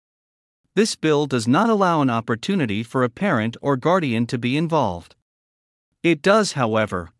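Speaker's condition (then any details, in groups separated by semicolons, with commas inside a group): No condition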